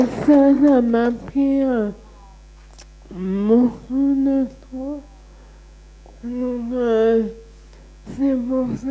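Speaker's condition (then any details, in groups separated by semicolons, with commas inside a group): Friedreich's ataxia; diagnosed at 11, about 23 years ago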